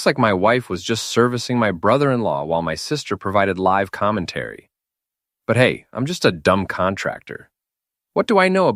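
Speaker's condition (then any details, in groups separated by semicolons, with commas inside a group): No condition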